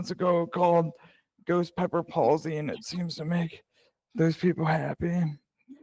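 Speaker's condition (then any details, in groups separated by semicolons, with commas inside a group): Cerebral palsy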